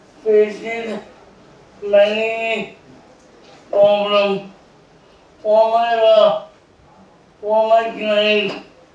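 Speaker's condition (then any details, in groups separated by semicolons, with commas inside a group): Cerebral palsy; slurred at times, cannot speak louder, uses microphone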